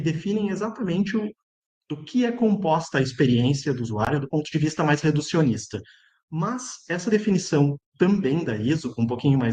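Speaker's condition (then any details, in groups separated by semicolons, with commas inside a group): No condition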